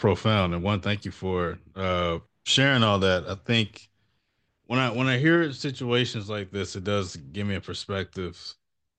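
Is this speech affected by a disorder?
No.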